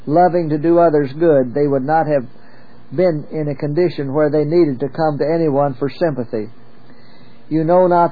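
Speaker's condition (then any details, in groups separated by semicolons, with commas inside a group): No condition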